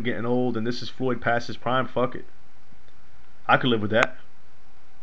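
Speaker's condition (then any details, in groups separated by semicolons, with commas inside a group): No condition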